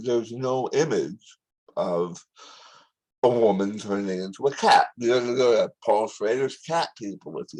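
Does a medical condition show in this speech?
Yes: tongue cancer surgery.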